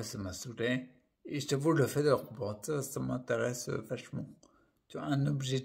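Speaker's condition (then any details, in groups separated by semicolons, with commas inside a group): Primary progressive multiple sclerosis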